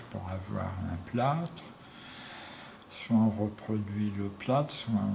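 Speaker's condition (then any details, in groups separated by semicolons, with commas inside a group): Tongue cancer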